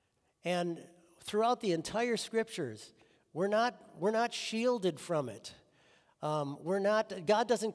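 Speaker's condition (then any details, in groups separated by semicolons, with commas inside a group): No condition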